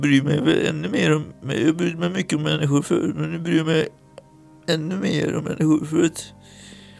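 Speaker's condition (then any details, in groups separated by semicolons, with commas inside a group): Atypical Parkinson's; very rare severe form, began with finger tremors, sudden freezing of hand movement, walks with crutches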